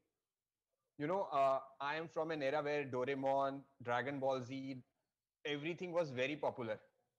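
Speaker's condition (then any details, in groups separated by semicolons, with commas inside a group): No condition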